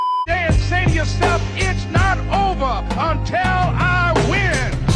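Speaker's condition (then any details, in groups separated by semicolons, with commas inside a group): No condition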